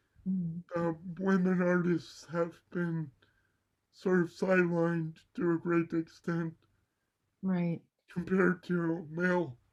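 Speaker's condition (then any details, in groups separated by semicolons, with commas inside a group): Cerebral palsy; mild left side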